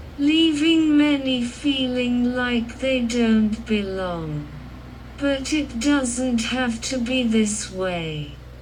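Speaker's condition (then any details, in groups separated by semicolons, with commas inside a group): Cerebral palsy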